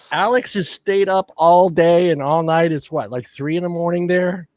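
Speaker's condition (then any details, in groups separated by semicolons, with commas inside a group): No condition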